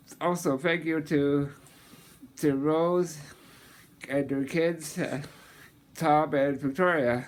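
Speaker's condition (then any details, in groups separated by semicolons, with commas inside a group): Muscular dystrophy, Duchenne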